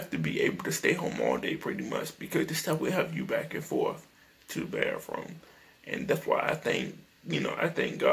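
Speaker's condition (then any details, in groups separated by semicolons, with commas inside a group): Cerebral palsy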